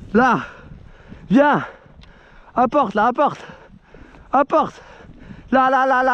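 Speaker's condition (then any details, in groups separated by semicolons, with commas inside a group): No condition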